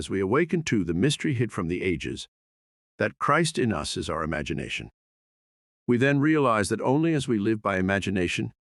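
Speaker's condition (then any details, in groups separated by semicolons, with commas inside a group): No condition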